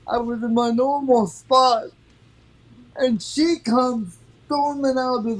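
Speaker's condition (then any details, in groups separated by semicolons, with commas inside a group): Cerebral palsy; from birth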